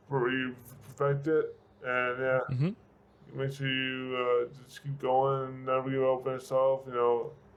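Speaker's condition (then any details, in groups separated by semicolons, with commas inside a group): Severe brain injury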